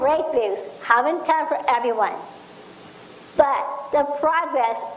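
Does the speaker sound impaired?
Yes: Down syndrome; extra chromosome; speech problems.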